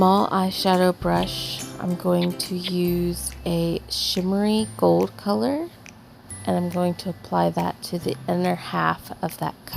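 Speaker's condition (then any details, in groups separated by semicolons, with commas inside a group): No condition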